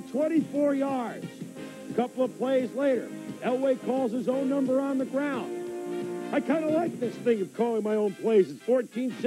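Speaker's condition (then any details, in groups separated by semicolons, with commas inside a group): No condition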